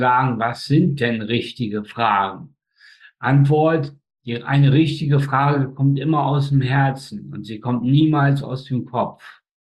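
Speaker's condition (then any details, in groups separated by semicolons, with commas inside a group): Spastic tetraparesis; birth accident, umbilical cord strangulation, brain oxygen lack up to 15 minutes, all four limbs; slightly hoarse from many speeches, runs half marathons, head twisting only in past; facial paralysis, speech control difficulties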